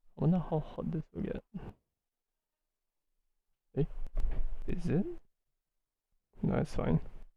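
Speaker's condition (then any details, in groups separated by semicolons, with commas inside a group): No condition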